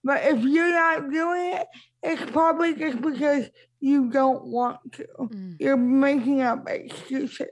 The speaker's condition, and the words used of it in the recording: Cerebral palsy. I said, the reason why I speak concisely, even in written word, is because growing up, I was told that no one wanted to hear me speak because of my impaired speech